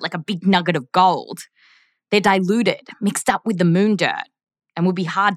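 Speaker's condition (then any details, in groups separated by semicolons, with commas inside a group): No condition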